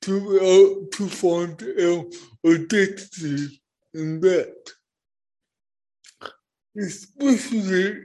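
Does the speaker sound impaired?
Yes: cerebral palsy; speech impediment, first 5 minutes hardest to follow, listeners get used to it, transcript provided.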